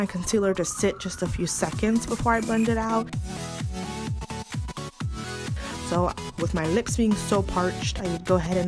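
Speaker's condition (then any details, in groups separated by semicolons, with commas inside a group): No condition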